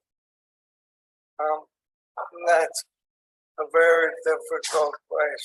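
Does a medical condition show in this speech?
Yes: ALS; onset in hands and arms, tracheostomy.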